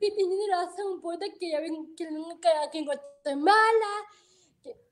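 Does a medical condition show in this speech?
Yes: Down syndrome; about 21 years since birth, ongoing therapies.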